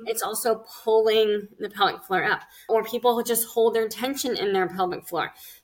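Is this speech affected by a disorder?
Yes: cleft lip and palate; physical therapy after graft.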